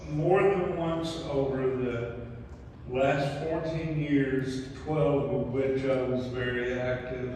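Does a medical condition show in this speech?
Yes: ALS; mainly right side and both legs.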